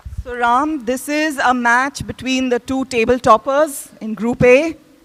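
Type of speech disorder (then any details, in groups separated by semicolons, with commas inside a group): None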